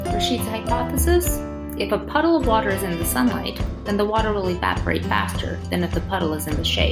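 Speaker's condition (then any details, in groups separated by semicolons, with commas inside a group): No condition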